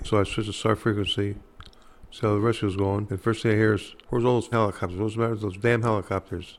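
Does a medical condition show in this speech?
Yes: Parkinson's disease; speech affected very significantly, hard time talking.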